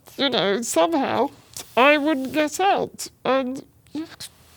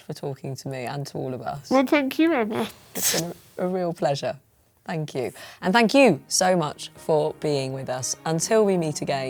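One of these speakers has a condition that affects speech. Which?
The first: spinal muscular atrophy; present from birth, progressive; ventilator user.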